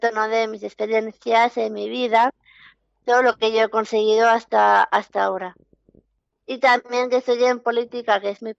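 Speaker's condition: Down syndrome; early intervention in childhood with speech therapy and early stimulation; interviewed by telephone

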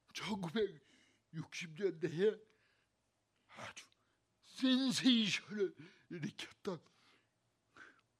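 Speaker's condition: Cerebral palsy; may need reoperation

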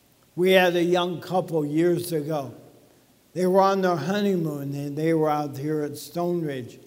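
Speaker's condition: ALS; wearing foot brace for first time, may stumble and fall

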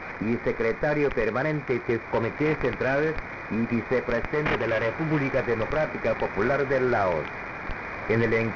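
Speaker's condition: No condition

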